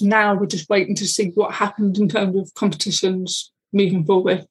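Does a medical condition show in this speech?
Yes: deafness.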